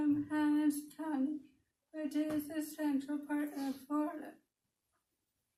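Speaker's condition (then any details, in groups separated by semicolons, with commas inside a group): Cerebral palsy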